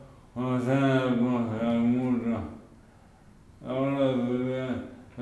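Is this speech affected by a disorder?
Yes: amyotrophic lateral sclerosis; speech heavily impaired, largely unintelligible.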